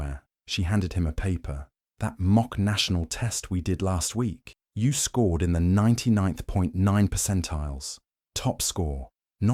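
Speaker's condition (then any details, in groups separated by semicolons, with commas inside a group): No condition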